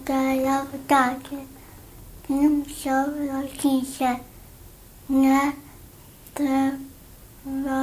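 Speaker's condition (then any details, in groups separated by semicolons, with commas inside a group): Cerebral palsy; cannot walk independently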